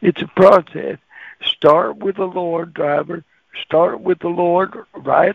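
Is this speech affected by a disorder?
Yes: cerebral palsy; walks really funny, staggers when walking; can't talk plain when nervous, cerebral palsy voice.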